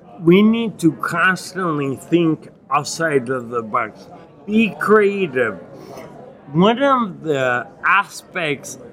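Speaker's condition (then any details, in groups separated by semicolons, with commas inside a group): Acquired ataxia with dysarthria, acquired; Lance-Adams syndrome; contaminated-jacuzzi Legionnaires' pneumonia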